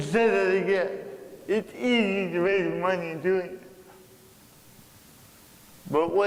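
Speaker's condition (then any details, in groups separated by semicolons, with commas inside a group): Cerebral palsy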